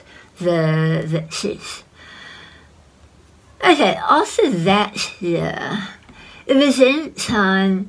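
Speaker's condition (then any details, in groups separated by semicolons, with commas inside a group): Head and neck cancer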